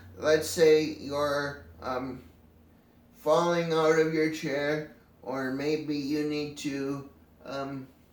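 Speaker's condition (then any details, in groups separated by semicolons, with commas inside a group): Cerebral palsy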